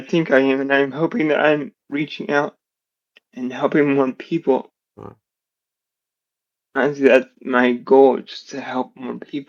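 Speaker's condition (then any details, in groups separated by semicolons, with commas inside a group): Generalized dystonia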